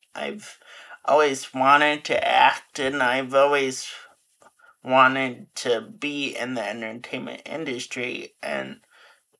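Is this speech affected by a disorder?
Yes: Friedreich's ataxia; diagnosed at age 17 or 18 in final high school year, earlier uncoordinated and clumsy, progressive.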